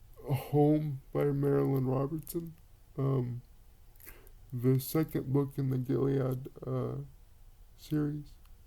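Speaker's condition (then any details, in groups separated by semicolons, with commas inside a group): Cerebral palsy; quadriplegic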